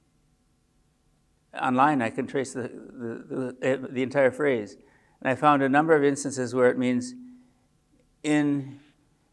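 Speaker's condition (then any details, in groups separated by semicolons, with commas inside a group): Parkinson's disease; age 74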